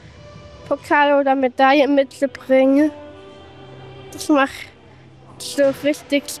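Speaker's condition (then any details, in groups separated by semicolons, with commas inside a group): Down syndrome; trisomy 21, lacks body tension, compensated by intensive training building muscle; 16 years old, better posture through regular training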